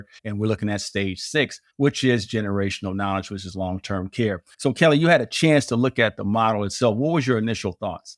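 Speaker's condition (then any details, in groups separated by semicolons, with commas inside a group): No condition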